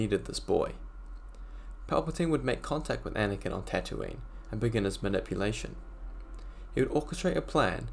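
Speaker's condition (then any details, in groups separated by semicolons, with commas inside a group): No condition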